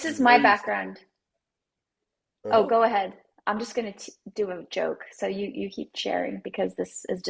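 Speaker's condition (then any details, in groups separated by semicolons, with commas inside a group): No condition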